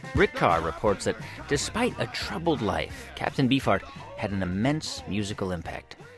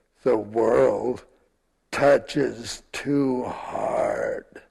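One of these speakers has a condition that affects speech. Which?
The second: multiple sclerosis; died from complications after years.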